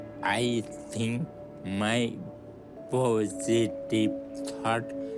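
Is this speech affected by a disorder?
Yes: traumatic brain injury.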